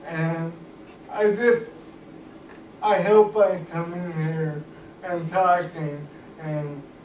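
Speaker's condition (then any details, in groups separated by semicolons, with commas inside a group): Cerebral palsy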